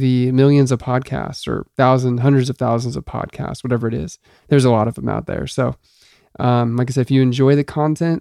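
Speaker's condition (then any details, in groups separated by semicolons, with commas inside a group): No condition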